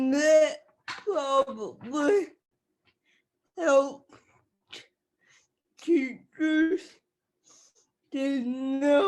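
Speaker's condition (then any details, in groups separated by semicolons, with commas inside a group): Cerebral palsy; speech affected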